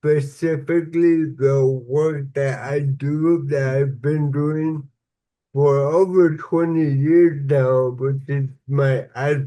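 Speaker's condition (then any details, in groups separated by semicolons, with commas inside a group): Cerebral palsy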